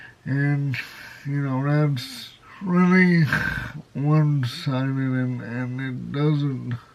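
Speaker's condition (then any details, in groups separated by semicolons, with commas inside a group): Cerebral palsy, severe; spastic type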